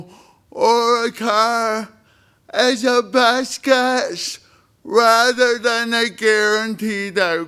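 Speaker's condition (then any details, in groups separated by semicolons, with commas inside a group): Spastic cerebral palsy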